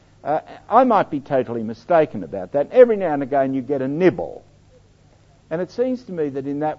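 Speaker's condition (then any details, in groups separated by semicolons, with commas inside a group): No condition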